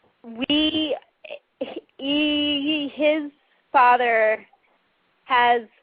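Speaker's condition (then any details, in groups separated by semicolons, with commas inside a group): Cerebral palsy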